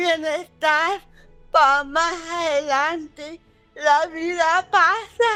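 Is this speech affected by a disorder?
Yes: cerebral palsy; from birth, birth complications, legs and arms affected; age 26.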